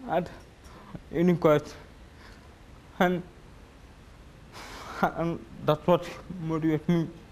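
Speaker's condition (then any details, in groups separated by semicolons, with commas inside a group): Cerebral palsy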